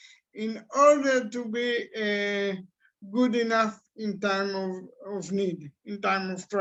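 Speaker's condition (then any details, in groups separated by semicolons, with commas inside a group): Cerebral palsy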